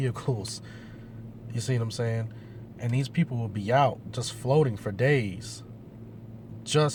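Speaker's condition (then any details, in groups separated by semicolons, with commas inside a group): No condition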